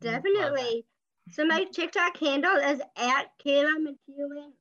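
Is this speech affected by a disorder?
Yes: Down syndrome.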